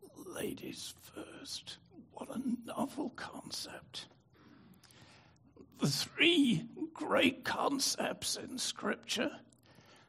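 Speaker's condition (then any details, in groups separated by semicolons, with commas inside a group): Spasmodic dystonia; brain disorder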